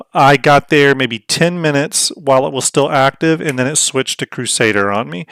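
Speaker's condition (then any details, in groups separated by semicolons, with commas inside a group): No condition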